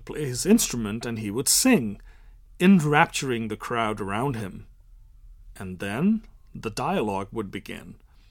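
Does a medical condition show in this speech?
No.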